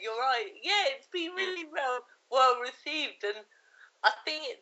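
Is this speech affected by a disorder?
Yes: cerebral palsy; cerebral palsy since childhood.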